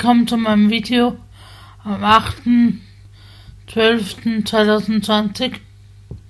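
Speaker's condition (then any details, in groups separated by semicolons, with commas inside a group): Spasticity from birth; multiple sclerosis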